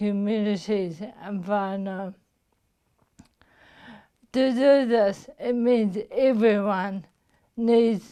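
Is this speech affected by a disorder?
Yes: motor neuron disease.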